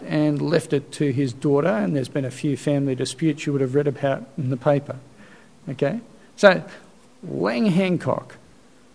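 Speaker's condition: No condition

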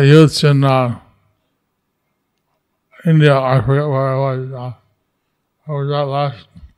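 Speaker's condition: Stroke with facial paralysis; unsure listeners can understand, own speech repeated by another speaker

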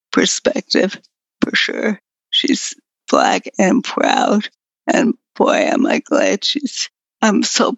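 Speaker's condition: Progressive multiple sclerosis; voice up and down, in and out with pulmonary muscle strength, sometimes no voice, assistant speaks

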